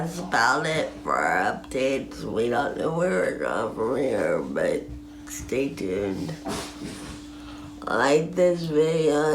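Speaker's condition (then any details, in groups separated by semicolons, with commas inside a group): Friedreich ataxia, severe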